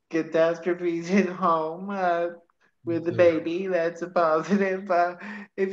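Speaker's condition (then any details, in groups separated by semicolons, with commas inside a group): Cerebral palsy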